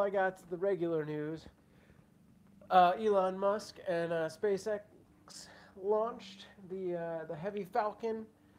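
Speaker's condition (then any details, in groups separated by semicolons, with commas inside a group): No condition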